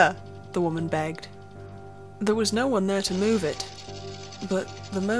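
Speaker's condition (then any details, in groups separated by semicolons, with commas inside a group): No condition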